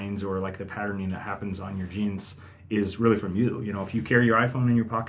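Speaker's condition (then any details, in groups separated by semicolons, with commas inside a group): No condition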